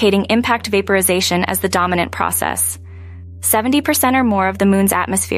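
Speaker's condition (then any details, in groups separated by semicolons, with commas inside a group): No condition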